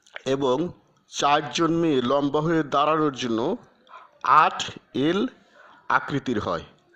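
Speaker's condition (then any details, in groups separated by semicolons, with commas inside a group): No condition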